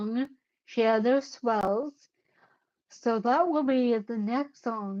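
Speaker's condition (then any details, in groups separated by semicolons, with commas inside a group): Cerebellar ataxia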